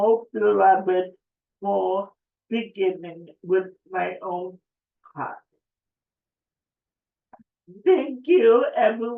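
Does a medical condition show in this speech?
Yes: cerebral palsy; affects speech.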